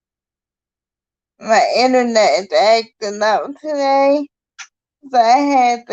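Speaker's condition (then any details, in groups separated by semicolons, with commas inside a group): Cerebral palsy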